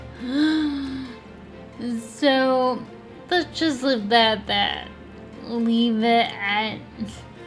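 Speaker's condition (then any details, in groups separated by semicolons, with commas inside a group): Friedreich's ataxia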